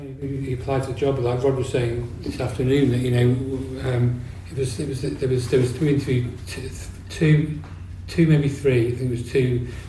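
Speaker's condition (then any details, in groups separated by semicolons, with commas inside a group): Parkinson's disease; brain lacks dopamine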